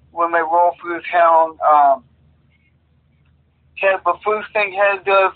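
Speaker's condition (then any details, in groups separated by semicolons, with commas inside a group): Cerebral palsy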